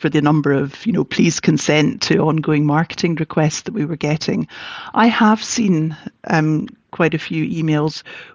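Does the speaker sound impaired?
No.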